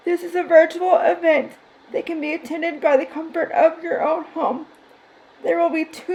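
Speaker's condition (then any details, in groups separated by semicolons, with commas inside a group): Cerebral palsy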